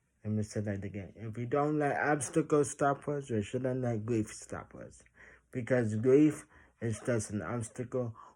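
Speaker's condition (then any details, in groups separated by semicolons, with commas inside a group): Traumatic brain injury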